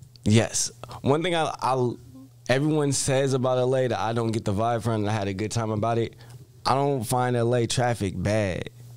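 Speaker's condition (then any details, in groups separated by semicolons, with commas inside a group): No condition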